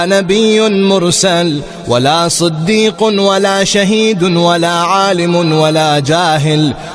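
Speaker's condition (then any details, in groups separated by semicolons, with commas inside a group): No condition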